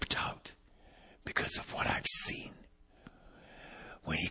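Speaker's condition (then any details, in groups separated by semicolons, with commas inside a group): Vocal cord paralysis, unilateral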